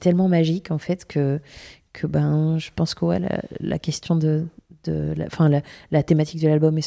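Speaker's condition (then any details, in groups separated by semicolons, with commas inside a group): No condition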